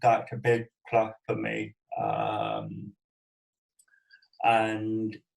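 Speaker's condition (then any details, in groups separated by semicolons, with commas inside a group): Cerebral palsy; from birth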